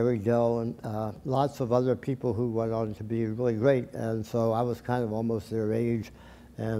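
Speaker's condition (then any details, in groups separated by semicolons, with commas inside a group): Tongue cancer surgery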